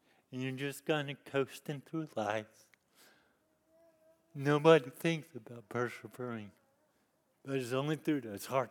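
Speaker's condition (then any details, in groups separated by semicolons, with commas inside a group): Cerebral palsy; lifelong disability since youth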